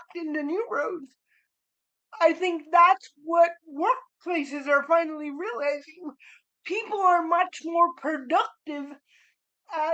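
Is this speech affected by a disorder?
Yes: cerebral palsy; spastic cerebral palsy.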